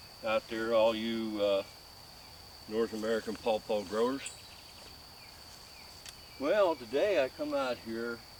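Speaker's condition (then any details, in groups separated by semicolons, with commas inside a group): No condition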